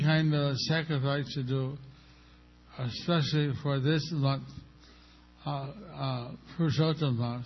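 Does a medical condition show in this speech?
Yes: stroke with facial paralysis; part of face paralyzed; about a year and a half since stroke; hard to speak clearly due to facial paralysis, may be hard to understand, speeds up when excited.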